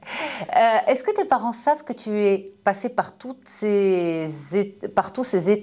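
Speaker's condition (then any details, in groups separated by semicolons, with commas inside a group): No condition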